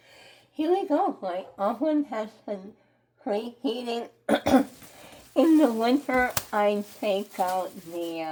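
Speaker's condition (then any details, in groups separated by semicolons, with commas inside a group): Head and neck cancer; tracheostomy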